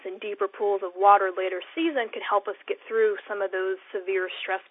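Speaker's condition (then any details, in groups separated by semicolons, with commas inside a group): No condition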